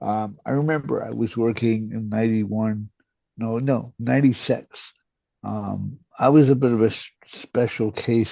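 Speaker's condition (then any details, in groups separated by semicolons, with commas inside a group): Cerebral palsy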